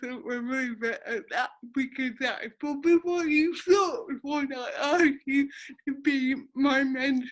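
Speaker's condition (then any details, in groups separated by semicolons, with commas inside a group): Cerebral palsy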